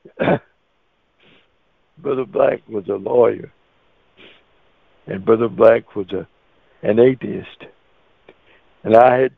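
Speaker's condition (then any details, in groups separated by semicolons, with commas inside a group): Cerebral palsy; wheelchair user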